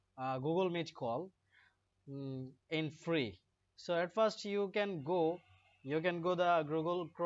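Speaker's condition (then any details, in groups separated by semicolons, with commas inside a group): No condition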